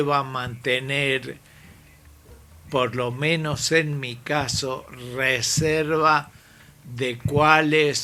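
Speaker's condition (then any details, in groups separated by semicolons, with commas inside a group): ALS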